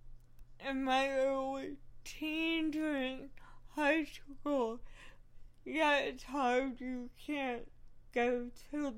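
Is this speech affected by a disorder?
Yes: cerebral palsy; working with speech therapist, rehearses comedy material repeatedly; speech therapy for pronunciation and breath support.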